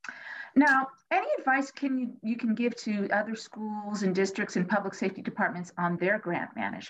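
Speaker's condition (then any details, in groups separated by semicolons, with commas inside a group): No condition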